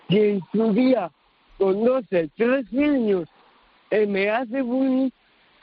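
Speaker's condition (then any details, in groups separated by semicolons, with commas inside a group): Cerebral palsy; early intervention from infancy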